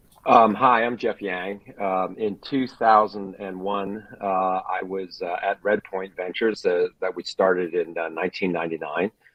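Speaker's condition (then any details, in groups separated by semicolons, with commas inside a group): No condition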